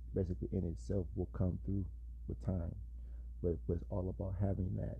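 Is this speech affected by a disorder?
No.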